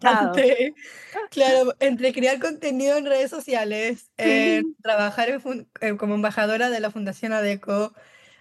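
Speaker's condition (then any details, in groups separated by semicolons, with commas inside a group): Down syndrome; congenital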